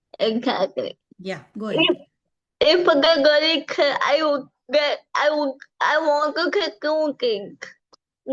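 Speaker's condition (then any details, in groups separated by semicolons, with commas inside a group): Cerebral palsy; from birth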